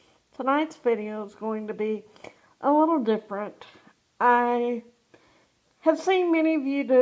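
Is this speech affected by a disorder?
Yes: cerebral palsy.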